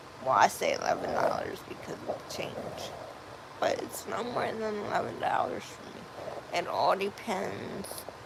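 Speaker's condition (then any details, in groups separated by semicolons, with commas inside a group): Cerebral palsy; able to speak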